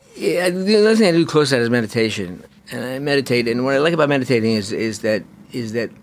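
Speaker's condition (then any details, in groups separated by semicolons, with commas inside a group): Parkinson's disease; young onset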